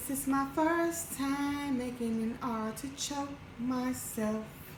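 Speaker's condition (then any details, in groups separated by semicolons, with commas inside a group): No condition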